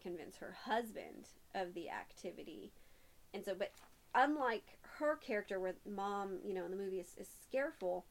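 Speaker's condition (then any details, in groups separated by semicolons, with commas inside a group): No condition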